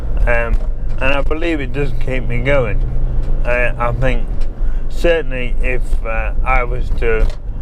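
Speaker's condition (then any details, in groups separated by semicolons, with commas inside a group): MND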